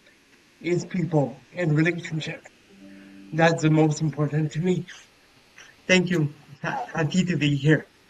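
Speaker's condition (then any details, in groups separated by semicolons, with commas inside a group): Cerebral palsy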